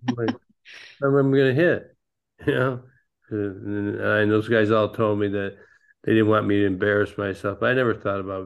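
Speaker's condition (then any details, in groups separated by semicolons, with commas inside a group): Parkinson's disease; pickleball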